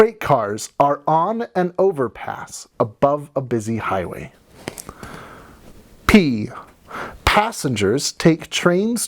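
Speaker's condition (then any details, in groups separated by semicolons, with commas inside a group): No condition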